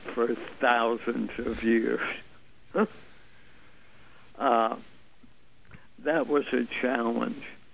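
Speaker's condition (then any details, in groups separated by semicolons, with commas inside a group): ALS; ALS diagnosed 2001, limb onset, muscle twitches and hand weakness at onset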